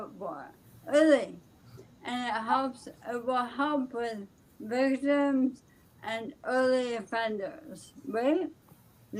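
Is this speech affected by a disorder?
Yes: ALS.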